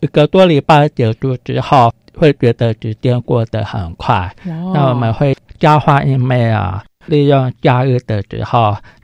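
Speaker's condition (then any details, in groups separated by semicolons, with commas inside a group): Hearing impairment; congenitally deaf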